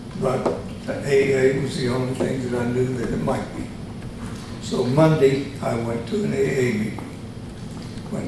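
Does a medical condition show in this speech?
Yes: tongue cancer surgery; both sides of tongue.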